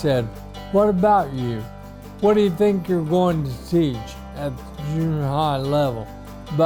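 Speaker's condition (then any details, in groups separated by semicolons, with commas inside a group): ALS; few months since diagnosis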